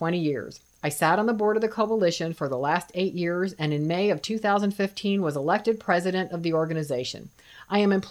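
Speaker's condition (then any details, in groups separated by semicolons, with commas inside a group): No condition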